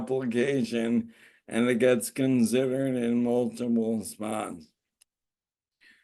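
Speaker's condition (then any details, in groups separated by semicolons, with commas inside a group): ALS; normal a year ago, no longer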